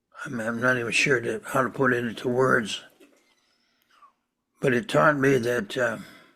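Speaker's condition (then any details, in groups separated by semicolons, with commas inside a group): Parkinson's disease; on medication, cannot sit and talk without it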